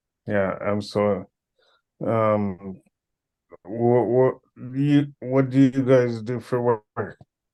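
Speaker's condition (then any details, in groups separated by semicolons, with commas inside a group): Cerebral palsy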